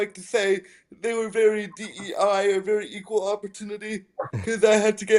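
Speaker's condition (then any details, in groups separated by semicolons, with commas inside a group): Spastic quadriplegic cerebral palsy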